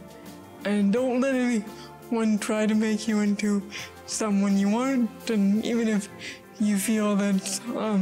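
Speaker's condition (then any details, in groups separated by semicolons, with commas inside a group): Cerebral palsy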